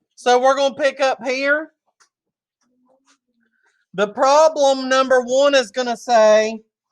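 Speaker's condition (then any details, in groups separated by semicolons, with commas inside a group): No condition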